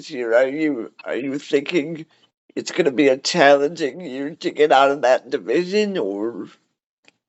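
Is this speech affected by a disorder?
Yes: cerebral palsy; cerebral palsy, wheelchair.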